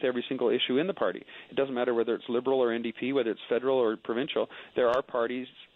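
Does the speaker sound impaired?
No.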